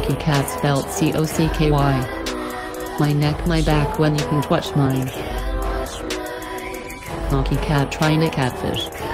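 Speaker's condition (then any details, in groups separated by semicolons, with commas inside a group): No condition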